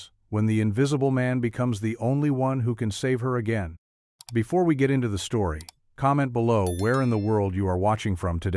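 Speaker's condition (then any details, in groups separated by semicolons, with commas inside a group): No condition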